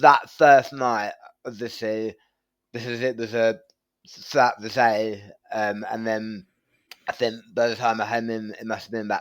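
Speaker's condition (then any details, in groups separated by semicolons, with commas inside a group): Tongue cancer surgery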